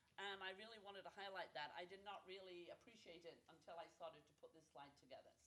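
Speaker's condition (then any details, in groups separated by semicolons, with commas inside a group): No condition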